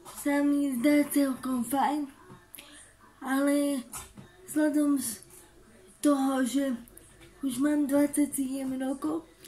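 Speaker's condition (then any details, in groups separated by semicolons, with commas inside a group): Cerebral palsy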